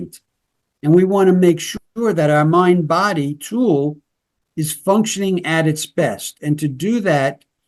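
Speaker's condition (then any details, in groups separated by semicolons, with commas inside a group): No condition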